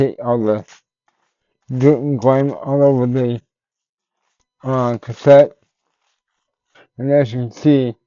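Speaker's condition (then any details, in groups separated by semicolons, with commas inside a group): Cerebral palsy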